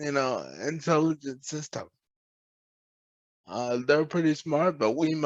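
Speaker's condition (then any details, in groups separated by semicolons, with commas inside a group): Cerebral palsy; present from birth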